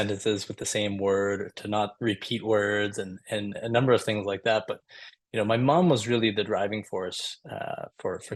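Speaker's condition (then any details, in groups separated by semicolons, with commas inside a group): No condition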